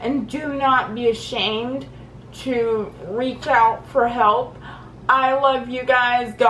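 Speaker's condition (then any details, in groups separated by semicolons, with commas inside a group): Cerebral palsy; caused by brain injury, uses service dog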